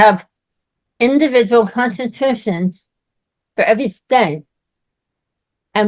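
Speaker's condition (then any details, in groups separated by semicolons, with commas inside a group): Myasthenia gravis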